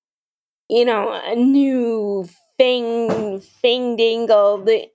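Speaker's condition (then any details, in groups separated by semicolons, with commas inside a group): Friedreich's ataxia; less pronounced than in others with Friedreich's ataxia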